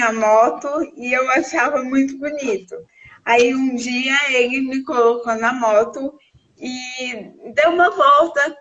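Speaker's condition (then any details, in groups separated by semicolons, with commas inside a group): Cerebral palsy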